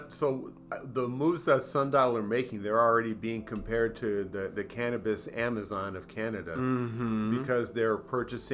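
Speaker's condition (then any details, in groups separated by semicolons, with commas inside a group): No condition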